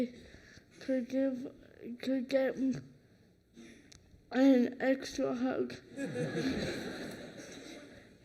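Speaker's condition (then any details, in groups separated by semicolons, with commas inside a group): Cerebral palsy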